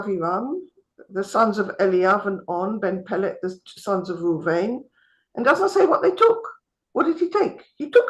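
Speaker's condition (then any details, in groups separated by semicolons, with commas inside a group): No condition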